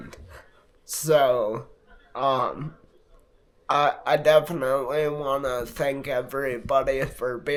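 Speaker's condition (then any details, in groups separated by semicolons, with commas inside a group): Multiple sclerosis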